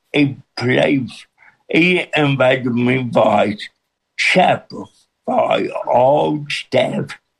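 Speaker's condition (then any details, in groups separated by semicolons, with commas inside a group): Cerebral palsy with speech impediment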